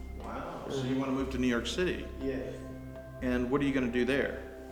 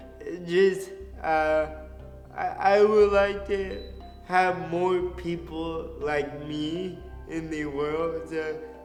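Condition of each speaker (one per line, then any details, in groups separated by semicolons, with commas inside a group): No condition
Cerebral palsy; diagnosed shortly after birth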